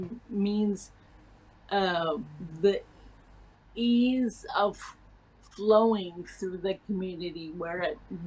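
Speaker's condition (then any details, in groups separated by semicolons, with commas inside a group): Cerebral palsy; from birth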